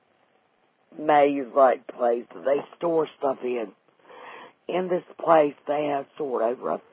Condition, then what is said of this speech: Vocal cord paralysis. My stroke put me in a wheelchair, and before my stroke, I could sing.